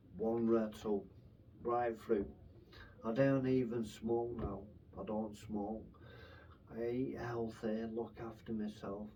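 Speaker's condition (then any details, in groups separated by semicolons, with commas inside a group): Brain infection with surgery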